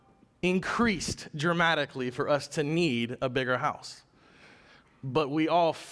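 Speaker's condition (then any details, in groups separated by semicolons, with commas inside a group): No condition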